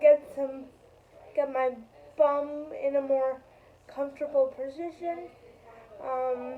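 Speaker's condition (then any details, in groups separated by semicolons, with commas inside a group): Cerebral palsy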